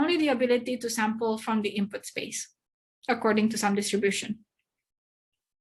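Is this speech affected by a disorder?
No.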